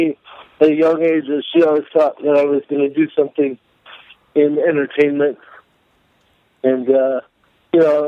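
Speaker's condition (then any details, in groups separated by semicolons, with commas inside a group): Cerebral palsy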